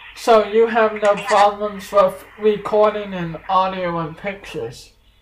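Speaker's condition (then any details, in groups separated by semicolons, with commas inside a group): Cerebral palsy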